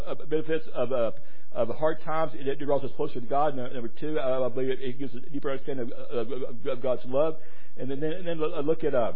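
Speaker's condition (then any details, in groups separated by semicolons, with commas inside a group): Stuttering; struggled with it for a while, adults at gadsdale said stutter barred preaching; tired tonight, feels an hour later, stutters more; stutters more when tired; repeated sounds, prolonged sounds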